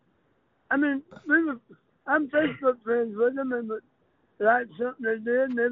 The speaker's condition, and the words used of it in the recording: Throat cancer. Therefore, there has been a lot of impact on his throat, on his speech.